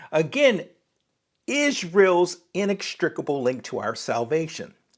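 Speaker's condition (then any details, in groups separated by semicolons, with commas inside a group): No condition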